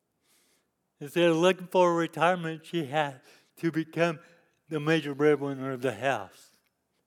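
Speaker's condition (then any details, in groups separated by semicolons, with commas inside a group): Cerebral palsy; lifelong disability since youth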